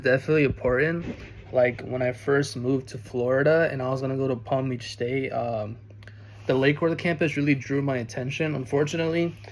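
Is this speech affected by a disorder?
No.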